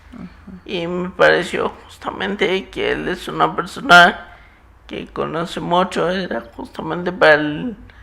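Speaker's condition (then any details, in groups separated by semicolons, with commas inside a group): Muscular dystrophy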